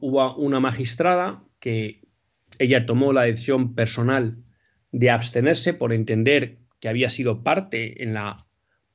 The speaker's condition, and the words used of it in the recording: None; typical speech.